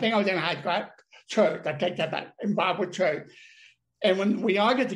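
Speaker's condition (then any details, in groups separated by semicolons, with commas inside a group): Deafness; speech problem, mocked in childhood for talking funny and too loud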